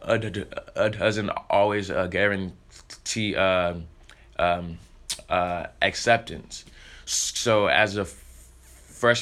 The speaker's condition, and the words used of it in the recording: Stuttering. And it's a lot easier not to stutter and you are saying the same thing that you've rehearsed a thousand times.